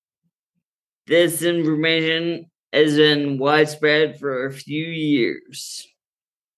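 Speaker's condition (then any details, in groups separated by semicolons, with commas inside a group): Friedreich's ataxia; progressive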